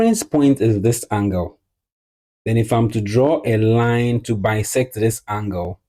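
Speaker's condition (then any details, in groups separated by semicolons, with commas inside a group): No condition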